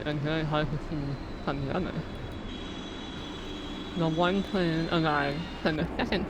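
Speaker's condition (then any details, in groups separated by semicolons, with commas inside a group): Muscular dystrophy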